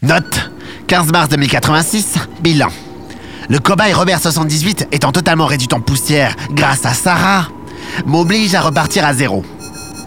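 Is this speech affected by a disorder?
No.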